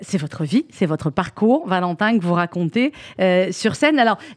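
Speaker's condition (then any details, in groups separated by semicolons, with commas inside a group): No condition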